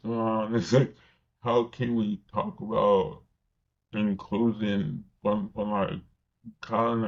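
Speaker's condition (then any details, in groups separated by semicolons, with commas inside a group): Cerebral palsy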